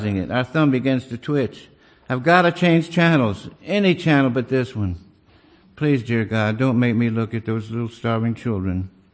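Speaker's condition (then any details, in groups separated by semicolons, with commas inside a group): Parkinson's disease; small handwriting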